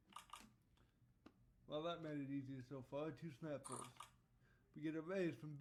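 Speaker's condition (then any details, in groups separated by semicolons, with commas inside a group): Cerebral palsy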